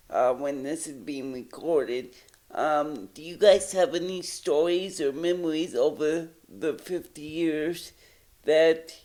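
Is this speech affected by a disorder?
Yes: cerebral palsy.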